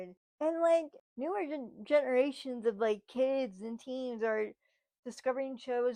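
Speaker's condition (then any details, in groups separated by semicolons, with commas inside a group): Cerebral palsy, spastic; from birth, muscle spasms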